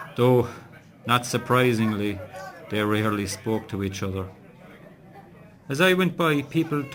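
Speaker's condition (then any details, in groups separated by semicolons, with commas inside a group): No condition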